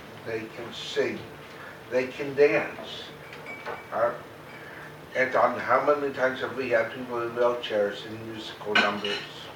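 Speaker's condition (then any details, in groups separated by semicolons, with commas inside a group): Cerebral palsy; very mild form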